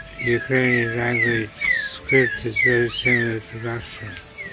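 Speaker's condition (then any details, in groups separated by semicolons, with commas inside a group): Slurred speech from poisoning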